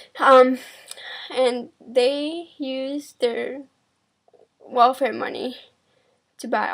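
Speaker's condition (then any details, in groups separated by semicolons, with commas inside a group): Cerebral palsy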